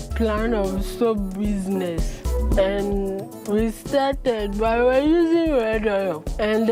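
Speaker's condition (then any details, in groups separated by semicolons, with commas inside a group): Cerebral palsy; from birth; present for 24 years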